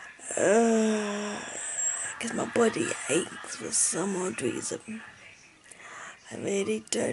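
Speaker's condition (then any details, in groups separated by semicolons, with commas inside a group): Cerebral palsy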